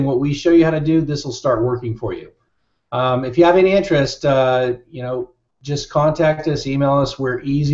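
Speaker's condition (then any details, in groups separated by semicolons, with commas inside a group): No condition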